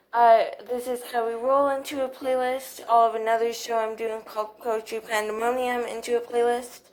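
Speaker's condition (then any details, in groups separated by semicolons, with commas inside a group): Cerebral palsy, athetoid; quadriplegia, all four limbs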